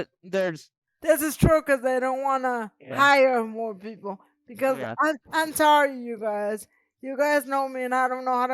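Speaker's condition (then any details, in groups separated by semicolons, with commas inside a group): Cerebral palsy; present from birth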